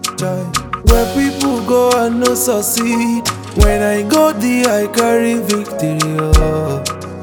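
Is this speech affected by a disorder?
No.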